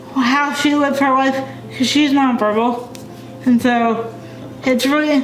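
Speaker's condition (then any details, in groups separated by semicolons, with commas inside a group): Cerebral palsy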